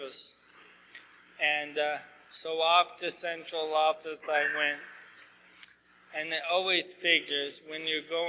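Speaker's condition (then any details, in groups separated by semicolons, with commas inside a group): ALS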